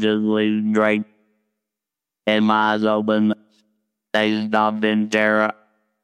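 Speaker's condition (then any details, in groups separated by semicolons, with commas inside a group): Laryngectomy, total laryngectomy with electrolarynx; electric wand held to throat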